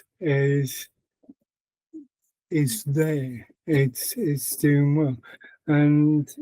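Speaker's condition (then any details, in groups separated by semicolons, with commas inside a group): Parkinson's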